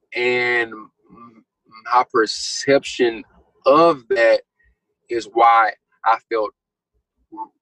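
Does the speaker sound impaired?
Yes: stuttering; stuttering since childhood; ongoing stutter, may never stop stuttering; stutter audible in recording, formerly heavily hindered speaking; here prolonged sounds, blocks.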